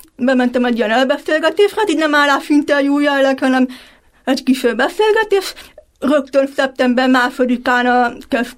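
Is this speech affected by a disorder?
Yes: deafblindness (hearing impairment); vision and hearing impairment, EasyLink MyLink radio system for lectures, telescope from Mária Utca eye clinic.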